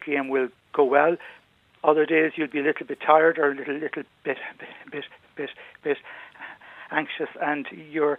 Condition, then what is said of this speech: Stuttering. Other days, you'll be a little bit tired or a little bit anxious, and your game or your speech will go less well.